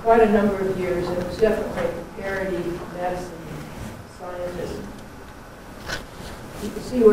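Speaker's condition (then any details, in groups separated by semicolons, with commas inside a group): No condition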